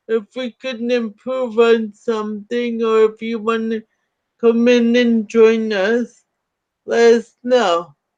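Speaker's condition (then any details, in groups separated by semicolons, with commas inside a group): Cerebral palsy; spasticity, startle reflex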